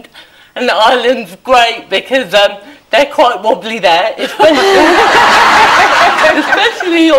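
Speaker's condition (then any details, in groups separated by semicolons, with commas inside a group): Cerebral palsy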